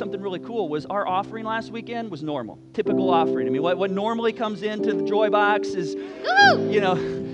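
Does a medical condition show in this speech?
No.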